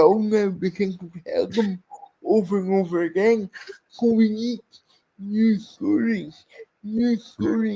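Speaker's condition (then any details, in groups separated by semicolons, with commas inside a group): Cerebral palsy; speech impairment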